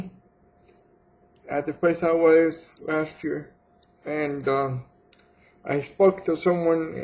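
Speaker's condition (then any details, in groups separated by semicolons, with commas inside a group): Cerebral palsy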